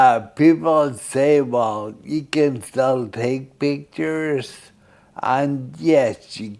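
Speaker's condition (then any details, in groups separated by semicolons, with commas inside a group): Friedreich's ataxia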